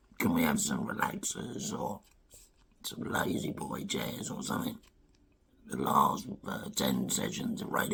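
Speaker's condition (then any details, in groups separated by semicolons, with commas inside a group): Head and neck cancer; surgery and radiotherapy, possibly chemotherapy; treatment finished; speaking affected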